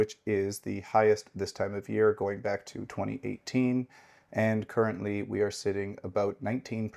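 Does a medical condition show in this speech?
No.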